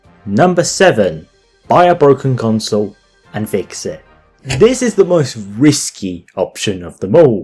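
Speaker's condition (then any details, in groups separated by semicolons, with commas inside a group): No condition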